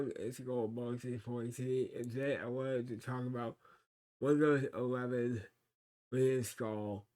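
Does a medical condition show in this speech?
Yes: cerebral palsy.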